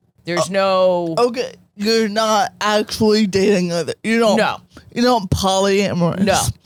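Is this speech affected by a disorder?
Yes: cerebral palsy.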